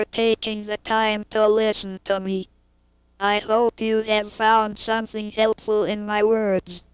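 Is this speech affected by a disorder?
Yes: cerebral palsy; cannot move limbs.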